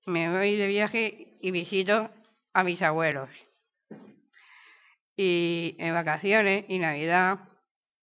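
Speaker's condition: Down syndrome

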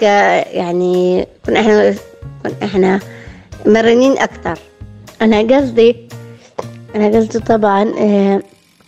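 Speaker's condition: Down syndrome; Down syndrome from birth, born premature, heart stopped at birth, on ventilator as newborn; 23 years old, now in good health

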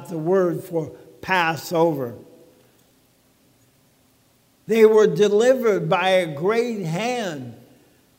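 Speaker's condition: ALS; talking funny

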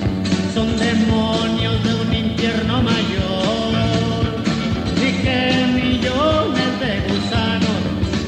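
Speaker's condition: No condition

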